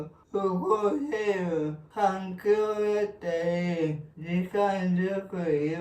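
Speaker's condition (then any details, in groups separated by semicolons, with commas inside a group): Cerebral palsy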